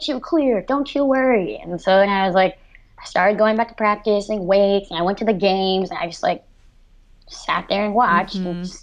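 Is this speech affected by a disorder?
Yes: cleft lip and palate, severe; after stroke unable to speak, write or converse, dyslexia, speech pathologist and cognitive therapy, speech regained.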